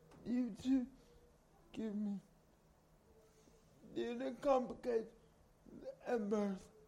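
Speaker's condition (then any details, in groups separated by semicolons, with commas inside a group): Cerebral palsy; from birth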